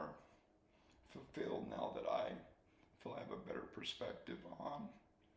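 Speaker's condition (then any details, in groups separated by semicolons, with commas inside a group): ALS; soft spoken, swallowing getting harder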